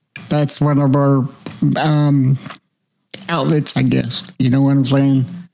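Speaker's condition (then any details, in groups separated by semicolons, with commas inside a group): Cerebral palsy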